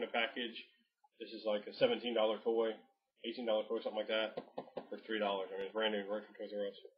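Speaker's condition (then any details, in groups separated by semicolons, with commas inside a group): No condition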